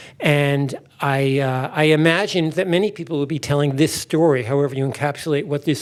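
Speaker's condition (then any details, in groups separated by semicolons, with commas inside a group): No condition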